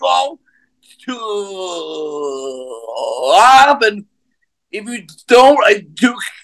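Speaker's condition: Stutter; lifelong stutter, diagnosis global developmental delay, not Down syndrome, often wrongly called faked; stutter present in conversation, denies faking it; sometimes deliberately enhanced on stage for jokes and comic timing, good vocabulary; blocks

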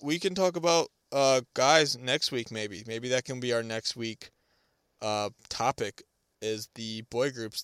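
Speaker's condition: No condition

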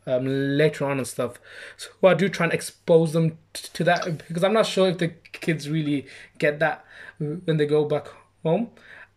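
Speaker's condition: Stammer; stammer since childhood, mocked and imitated by other kids from primary school; age 26, saying own name takes a long time; struggles saying own name, stammers less with put-on Birmingham accent or exaggerated speech; repeated words, prolonged sounds

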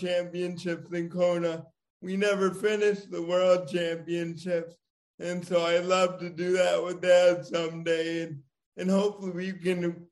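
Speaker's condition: Cerebral palsy; went to therapy

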